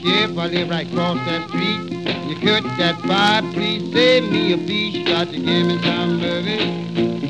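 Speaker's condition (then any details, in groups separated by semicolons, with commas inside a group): No condition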